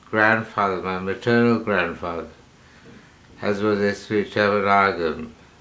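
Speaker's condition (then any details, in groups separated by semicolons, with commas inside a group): Parkinsonism; hypersalivation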